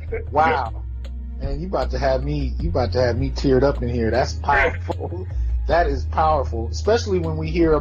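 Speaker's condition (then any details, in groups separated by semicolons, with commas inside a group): No condition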